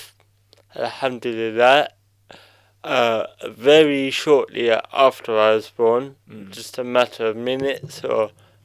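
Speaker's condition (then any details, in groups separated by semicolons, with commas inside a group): Cerebral palsy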